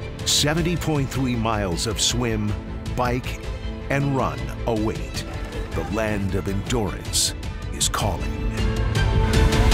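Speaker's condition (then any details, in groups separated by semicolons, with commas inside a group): No condition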